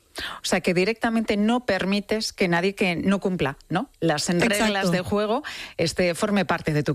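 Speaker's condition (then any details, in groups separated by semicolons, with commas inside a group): No condition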